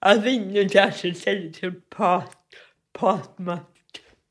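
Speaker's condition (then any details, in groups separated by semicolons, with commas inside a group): Cerebral palsy; frequent loss of balance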